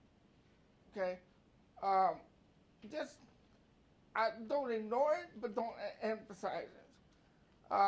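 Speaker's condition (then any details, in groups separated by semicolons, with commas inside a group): Cerebral palsy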